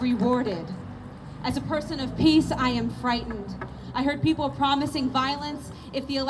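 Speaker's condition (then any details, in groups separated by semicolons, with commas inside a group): No condition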